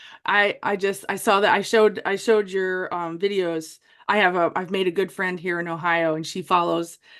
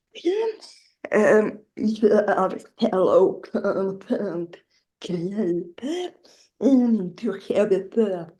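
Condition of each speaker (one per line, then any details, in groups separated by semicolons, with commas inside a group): No condition
Generalized dystonia; generalized, leg weakness; progressed over time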